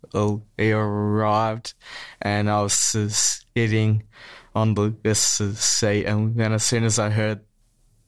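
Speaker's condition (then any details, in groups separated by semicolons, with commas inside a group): Stutter; stutter since childhood, smooth speech therapy at Box Hill Speech Pathology Clinic from age 14 or 15, two years; prolonged sounds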